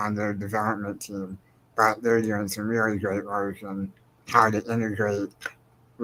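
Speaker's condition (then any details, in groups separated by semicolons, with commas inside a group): Spinal muscular atrophy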